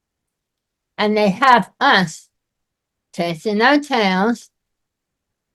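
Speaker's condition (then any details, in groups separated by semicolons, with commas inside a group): Myasthenia gravis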